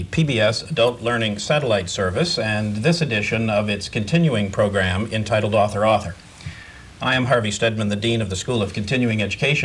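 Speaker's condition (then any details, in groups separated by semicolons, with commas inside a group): No condition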